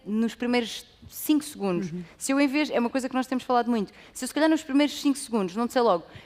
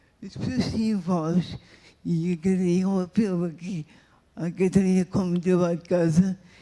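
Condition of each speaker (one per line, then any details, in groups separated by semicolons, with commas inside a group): No condition
Cerebral palsy; wheelchair user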